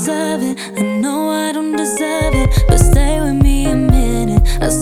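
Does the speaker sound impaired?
No.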